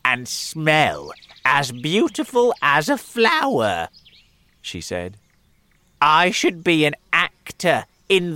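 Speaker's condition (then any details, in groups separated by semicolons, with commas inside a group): No condition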